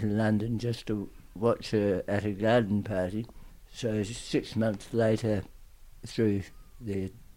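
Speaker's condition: Tongue cancer; aggressive tongue cancer, radiotherapy and chemotherapy, stomach feeding tube for swallowing problems after treatment; lasting speech and swallowing problems, still present to a certain extent

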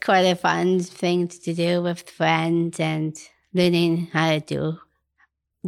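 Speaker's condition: Down syndrome; adult woman

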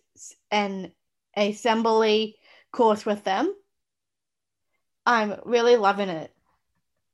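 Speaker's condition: Down syndrome; parents told would never speak

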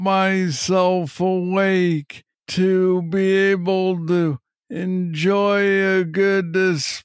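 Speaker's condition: Parkinson's disease; young onset

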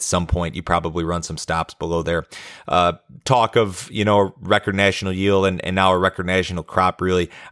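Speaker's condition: No condition

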